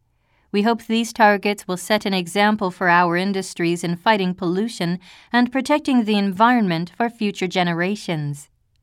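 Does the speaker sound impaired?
No.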